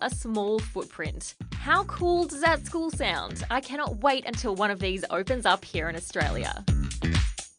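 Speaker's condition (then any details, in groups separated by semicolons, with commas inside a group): No condition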